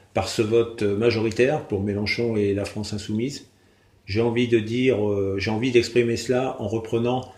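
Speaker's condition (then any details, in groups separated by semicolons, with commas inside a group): No condition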